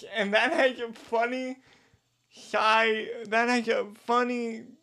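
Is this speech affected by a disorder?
Yes: cerebral palsy; attended united cerebral palsy children's center until age 6.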